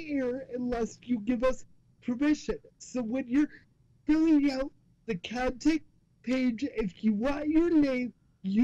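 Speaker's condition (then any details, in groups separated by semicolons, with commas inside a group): Cerebral palsy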